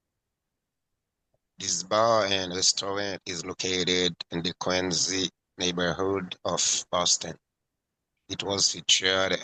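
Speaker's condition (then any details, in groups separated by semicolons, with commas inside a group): No condition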